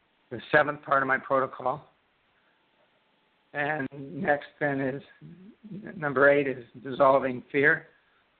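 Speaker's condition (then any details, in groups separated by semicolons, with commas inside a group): Parkinson's disease; left-sided onset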